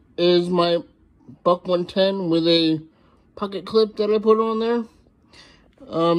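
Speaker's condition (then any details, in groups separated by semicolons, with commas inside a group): Cerebral palsy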